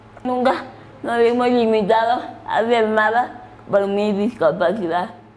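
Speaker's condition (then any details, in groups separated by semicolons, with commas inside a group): Cerebral palsy; birth complication, uses wheelchair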